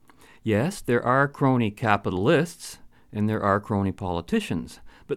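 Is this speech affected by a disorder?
No.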